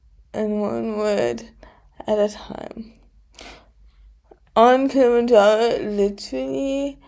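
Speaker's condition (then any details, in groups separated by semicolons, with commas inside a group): Cerebral palsy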